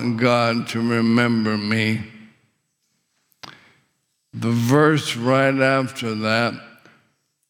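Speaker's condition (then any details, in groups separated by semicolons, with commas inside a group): ALS; very little physical function, paralysis expected within a year or two, later breathing muscle failure expected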